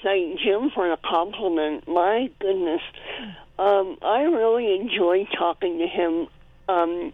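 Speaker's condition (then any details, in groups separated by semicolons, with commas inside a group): Cleft palate; congenital cleft palate, needed spoon feeding in early childhood; spoon feeding needed at one point in early childhood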